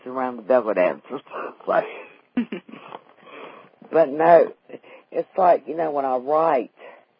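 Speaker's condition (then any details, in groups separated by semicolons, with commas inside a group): Vocal cord paralysis after stroke, unilateral vocal fold paralysis; one vocal cord paralyzed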